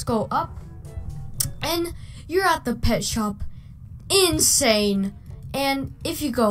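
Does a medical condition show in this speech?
No.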